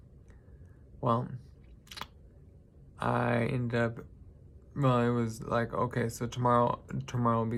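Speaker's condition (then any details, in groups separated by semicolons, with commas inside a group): Traumatic brain injury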